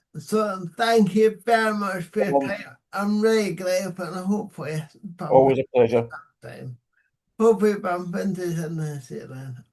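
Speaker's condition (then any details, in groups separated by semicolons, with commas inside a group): Cerebral palsy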